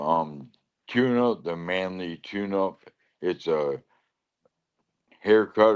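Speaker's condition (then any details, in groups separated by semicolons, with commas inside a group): Lou Gehrig's disease (ALS)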